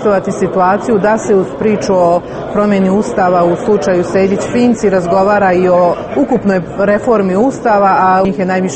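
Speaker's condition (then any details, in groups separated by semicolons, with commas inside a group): No condition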